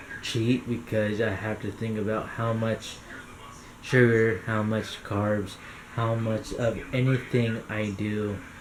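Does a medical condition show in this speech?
Yes: cerebral palsy.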